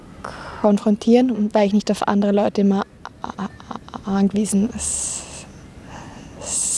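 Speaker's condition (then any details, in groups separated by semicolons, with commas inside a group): Stuttering; since childhood, twin brother also stutters, logopedist taught speech techniques, in puberty blocks on every second word; markedly milder than before, severity varies with daily condition; blocks running into one another without technique, tiring, fluent and halting phases; blocks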